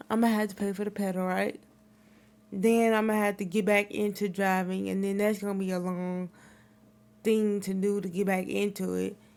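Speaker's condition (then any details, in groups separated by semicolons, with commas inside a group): Cerebral palsy; wheelchair user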